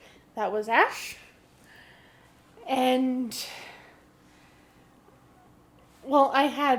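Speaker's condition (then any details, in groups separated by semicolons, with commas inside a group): No condition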